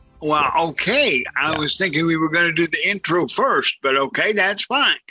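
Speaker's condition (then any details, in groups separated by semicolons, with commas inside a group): Cerebral palsy, severe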